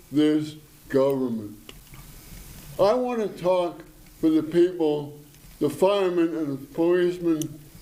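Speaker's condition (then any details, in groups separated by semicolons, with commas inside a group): Parkinson's disease; attributed to Agent Orange exposure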